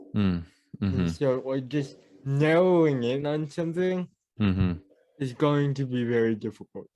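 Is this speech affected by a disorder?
Yes: cerebral palsy; mild speech impediment.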